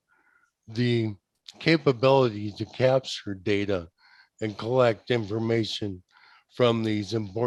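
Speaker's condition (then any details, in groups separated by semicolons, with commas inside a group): ALS; limb onset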